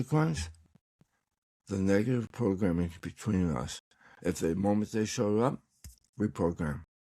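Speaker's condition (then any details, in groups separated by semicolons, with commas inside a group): Tongue cancer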